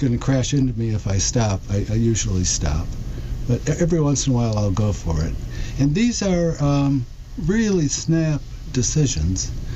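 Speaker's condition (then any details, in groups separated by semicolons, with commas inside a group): Parkinson's disease; diagnosed almost 4 years ago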